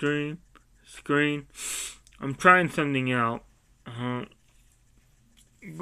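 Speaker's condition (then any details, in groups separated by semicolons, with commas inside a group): Cerebral palsy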